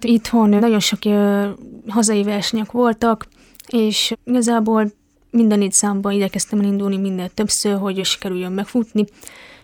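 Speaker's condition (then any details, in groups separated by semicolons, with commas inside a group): Deafness; congenital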